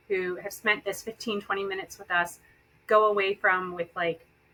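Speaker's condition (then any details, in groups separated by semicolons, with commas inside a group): No condition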